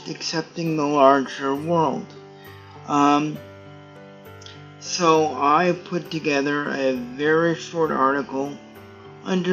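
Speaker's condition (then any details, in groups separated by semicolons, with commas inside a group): Cerebral palsy; stiff muscles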